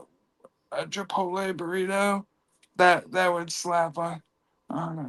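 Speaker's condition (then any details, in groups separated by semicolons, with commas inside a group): Cerebral palsy; from birth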